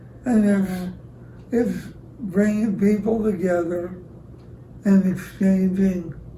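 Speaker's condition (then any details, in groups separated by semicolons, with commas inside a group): ALS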